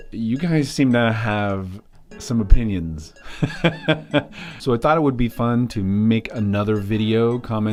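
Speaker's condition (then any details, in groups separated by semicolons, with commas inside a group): No condition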